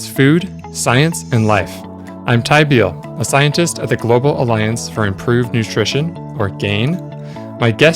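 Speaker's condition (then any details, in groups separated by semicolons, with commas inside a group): No condition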